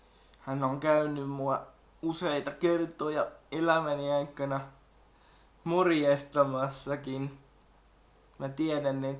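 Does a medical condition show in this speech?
Yes: cerebral palsy.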